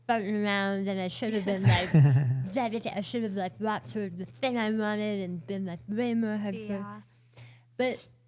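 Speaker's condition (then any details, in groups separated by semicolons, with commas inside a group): Oral cancer, partial glossectomy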